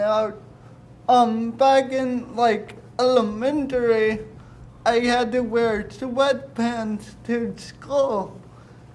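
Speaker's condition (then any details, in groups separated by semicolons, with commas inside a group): Cerebral palsy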